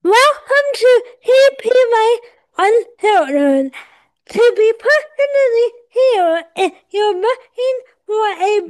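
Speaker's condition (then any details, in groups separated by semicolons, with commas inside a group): Cerebral palsy; adult, 24 years old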